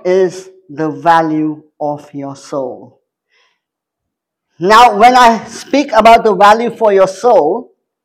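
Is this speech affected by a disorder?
Yes: cleft palate; congenital cleft palate, survival uncertain at birth; major speech impediments since childhood, still present, speaks two or three languages.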